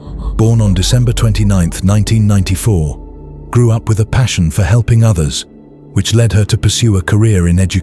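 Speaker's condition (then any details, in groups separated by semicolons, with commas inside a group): No condition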